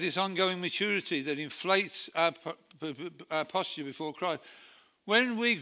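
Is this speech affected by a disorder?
Yes: Parkinson's disease; Parkinson's with arthritis, diagnosed by brain scan after failed medical, dragging foot, shaking; speech affected at brain scan, per doctors.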